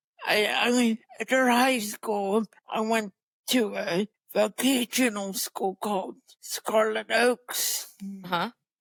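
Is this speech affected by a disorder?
Yes: cerebral palsy; birth injury, left hand stronger than right; types with one hand, voice-activated texting.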